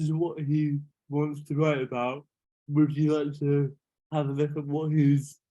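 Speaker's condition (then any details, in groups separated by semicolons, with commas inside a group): Cerebral palsy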